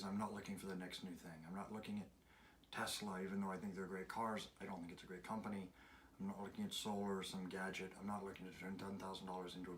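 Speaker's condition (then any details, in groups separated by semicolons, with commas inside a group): No condition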